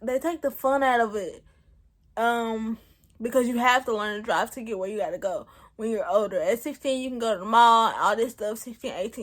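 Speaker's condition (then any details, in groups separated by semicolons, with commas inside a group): Cerebral palsy; present since birth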